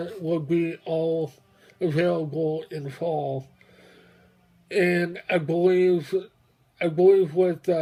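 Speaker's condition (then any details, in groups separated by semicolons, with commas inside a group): Mobius syndrome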